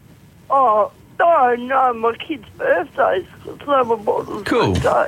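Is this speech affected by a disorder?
Yes: cerebral palsy; blood clot to brain at about 4 days old, neurological, lifelong, early intervention as child; adult.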